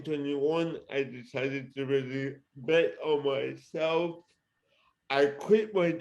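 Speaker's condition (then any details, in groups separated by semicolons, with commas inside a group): Cerebral palsy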